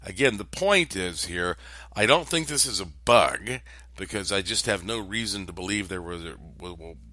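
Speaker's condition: No condition

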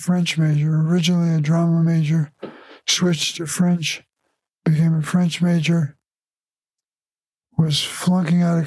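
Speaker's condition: Parkinson's disease; diagnosed about 2018 after failing heel-to-toe test, both arms unable to change guitar chords or strum; carbidopa-levodopa two tablets four times daily, Rocksteady Boxing Victor classes with Robin Barclay, physical therapy exercises; singing ability lost, partly from lack of practice, relies on amplifiers for volume

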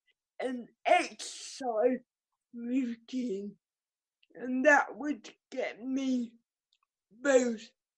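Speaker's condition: Cerebral palsy; riding as physio from age 2, occupational therapy, could not jump

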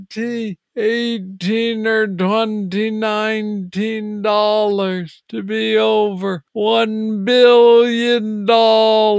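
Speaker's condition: Parkinson's disease; young onset

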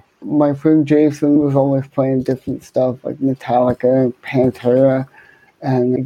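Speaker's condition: Cerebral palsy, hemiplegia

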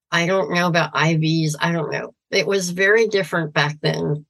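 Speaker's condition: Severe cleft palate, cleft lip and palate

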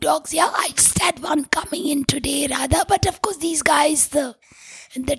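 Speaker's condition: Tracheostomy, vocal cords permanently constricted from smoke inhalation; voice called unforgettable

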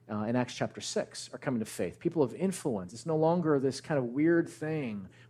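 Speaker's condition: No condition

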